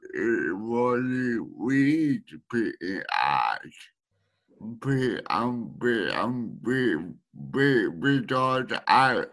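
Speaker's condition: Speech needing a translator

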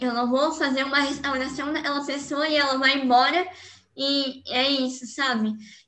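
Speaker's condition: Cleft lip and palate; long speech therapy

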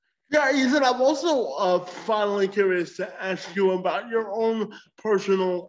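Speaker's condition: Cerebral palsy; cerebral palsy present from birth

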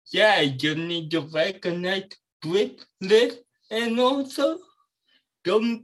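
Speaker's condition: Cerebral palsy

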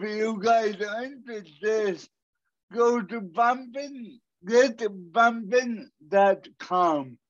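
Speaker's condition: Cerebral palsy; cerebral palsy from birth, 37 years with condition; walking distance much reduced compared with before, suspects condition is progressive

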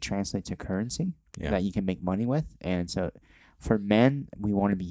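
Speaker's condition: Cleft lip and palate

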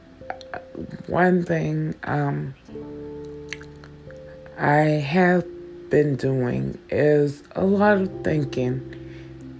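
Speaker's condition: Stroke with stutter; physical therapy

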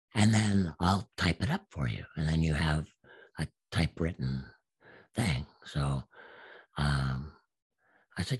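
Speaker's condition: Absent vocal cords; still practices speaking

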